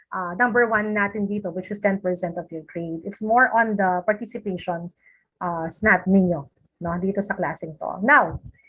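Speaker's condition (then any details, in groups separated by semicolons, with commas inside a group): No condition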